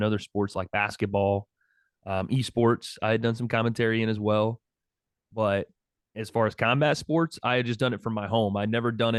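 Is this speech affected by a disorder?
No.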